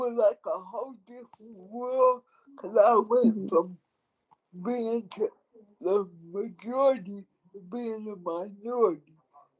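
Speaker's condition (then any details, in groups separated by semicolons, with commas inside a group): Cerebral palsy; speech affected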